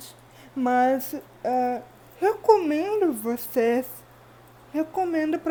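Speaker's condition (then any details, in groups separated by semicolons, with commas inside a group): Cerebral palsy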